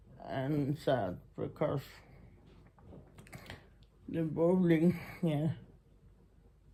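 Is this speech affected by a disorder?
Yes: muscular Parkinson.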